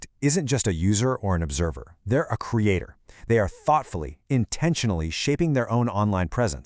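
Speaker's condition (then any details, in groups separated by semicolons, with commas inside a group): No condition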